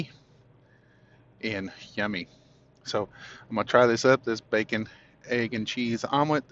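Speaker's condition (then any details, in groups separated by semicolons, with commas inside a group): No condition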